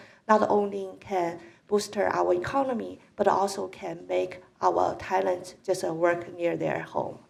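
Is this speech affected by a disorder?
No.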